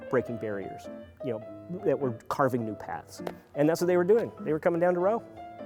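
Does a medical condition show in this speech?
No.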